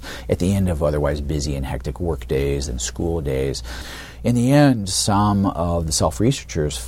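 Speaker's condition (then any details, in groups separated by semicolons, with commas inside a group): No condition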